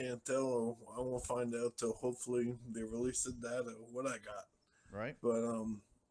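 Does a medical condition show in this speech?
Yes: ALS; diagnosed over a year ago, symptoms two years, slightly progressed; slurring some words early.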